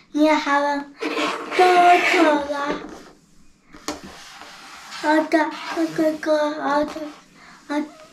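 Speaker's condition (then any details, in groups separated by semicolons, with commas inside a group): Cerebral palsy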